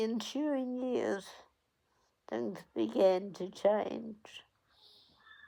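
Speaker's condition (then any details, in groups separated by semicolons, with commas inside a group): Cerebral palsy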